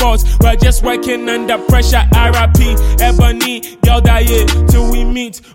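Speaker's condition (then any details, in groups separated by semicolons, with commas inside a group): No condition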